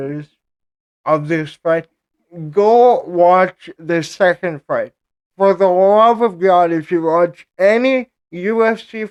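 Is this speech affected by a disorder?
Yes: cerebral palsy.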